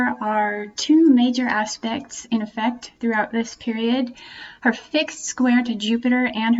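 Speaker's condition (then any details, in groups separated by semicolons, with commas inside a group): No condition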